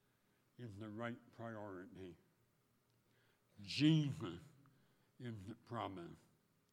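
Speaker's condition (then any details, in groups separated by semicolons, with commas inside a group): Speech impediment; voicing with clothespin on nose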